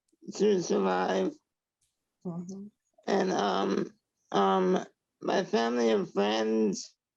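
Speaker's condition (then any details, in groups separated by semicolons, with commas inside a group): Traumatic brain injury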